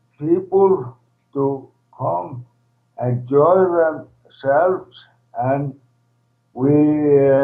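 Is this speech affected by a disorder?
Yes: ALS, primary lateral sclerosis, PLS.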